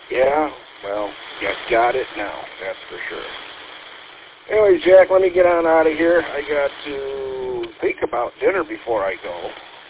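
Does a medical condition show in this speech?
No.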